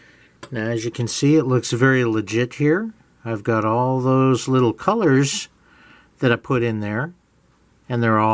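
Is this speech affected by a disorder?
No.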